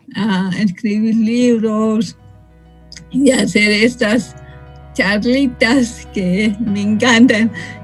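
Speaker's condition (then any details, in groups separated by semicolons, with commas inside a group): Cerebral palsy from birth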